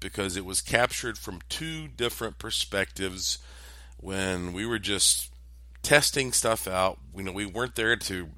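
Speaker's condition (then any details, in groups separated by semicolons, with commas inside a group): No condition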